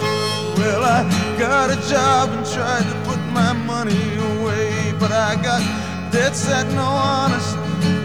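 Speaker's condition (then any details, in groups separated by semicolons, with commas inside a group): No condition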